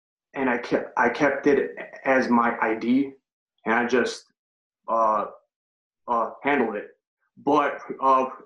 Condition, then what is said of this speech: Stuttering. Number two was having a choppy way of speaking.